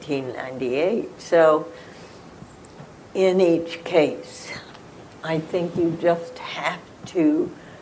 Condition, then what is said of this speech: Spasmodic dysphonia. I have injections into my very throat right there at the Adam's apple every 4 months.